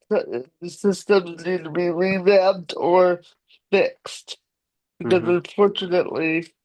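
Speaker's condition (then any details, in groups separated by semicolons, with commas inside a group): Cerebral palsy; cerebral palsy from birth, uses wheelchair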